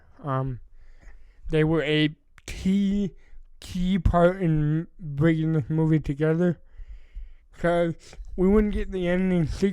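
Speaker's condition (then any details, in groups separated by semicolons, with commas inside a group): Cerebral palsy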